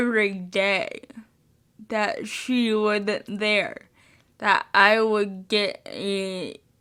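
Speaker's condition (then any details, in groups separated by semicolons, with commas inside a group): Spastic cerebral palsy, mixed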